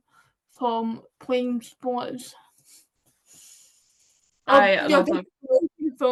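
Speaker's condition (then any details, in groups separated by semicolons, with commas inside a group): Cerebral palsy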